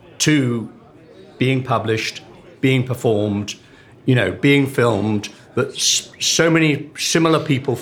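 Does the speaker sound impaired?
No.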